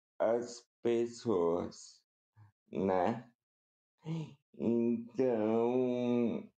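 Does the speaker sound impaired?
Yes: cerebral palsy; nurse induced a dose during delivery.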